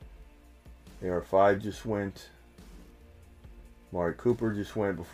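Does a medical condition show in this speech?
No.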